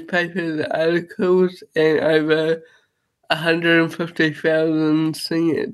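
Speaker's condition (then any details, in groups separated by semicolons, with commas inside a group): Cerebral palsy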